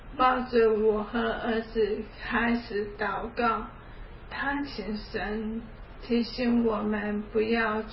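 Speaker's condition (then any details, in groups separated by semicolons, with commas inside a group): ALS; onset about three years ago, hand muscle atrophy starting right hand, left hand over a year later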